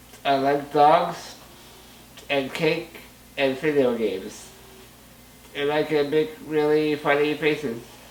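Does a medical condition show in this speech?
Yes: muscular dystrophy, Duchenne.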